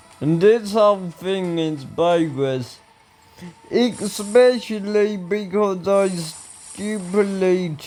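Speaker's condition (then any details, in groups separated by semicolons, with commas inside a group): Ataxia; speech recently worse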